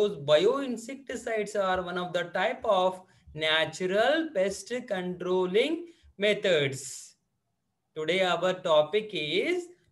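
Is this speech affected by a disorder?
No.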